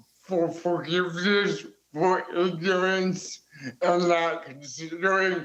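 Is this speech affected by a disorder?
Yes: cerebral palsy.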